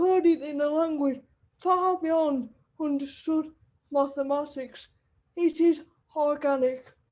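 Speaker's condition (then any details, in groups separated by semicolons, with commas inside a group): Cerebral palsy; wheelchair user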